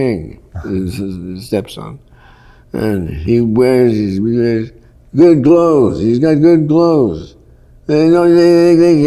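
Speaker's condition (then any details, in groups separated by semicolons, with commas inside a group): Parkinson's; worsening, often debilitating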